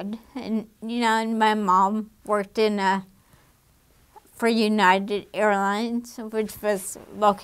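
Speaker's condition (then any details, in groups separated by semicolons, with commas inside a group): Damaged diaphragm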